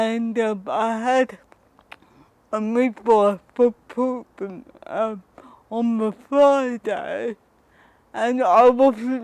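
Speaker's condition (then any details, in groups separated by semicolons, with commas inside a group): Cerebral palsy; speech needs patient listeners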